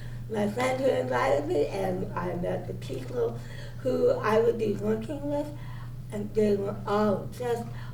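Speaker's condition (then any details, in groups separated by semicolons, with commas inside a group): Cerebral palsy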